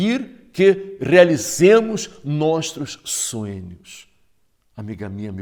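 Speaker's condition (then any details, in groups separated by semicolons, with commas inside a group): No condition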